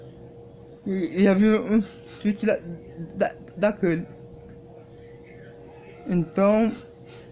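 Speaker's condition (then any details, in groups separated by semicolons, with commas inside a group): Cerebral palsy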